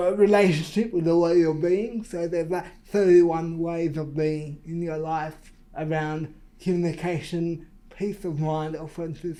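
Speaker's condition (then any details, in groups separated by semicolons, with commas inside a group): Cerebral palsy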